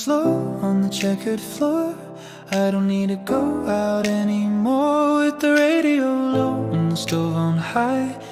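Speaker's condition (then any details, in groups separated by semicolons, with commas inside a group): No condition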